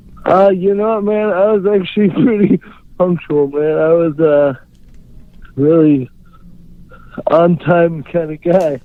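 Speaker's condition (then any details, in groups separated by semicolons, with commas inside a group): Cerebral palsy; unable to write or type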